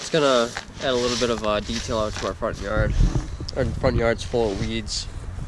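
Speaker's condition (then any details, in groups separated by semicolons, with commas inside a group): No condition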